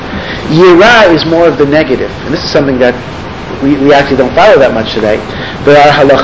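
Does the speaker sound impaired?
No.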